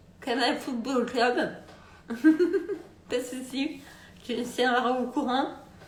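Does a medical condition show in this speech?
Yes: multiple sclerosis.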